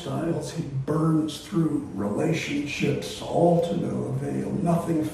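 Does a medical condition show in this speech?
Yes: voice disorder; not contagious.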